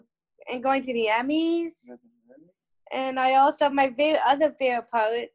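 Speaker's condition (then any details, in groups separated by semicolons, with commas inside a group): Down syndrome; from birth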